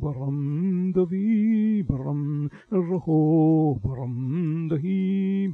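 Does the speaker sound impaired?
No.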